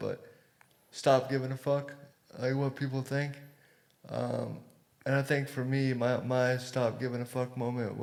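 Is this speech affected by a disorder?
Yes: cerebral palsy.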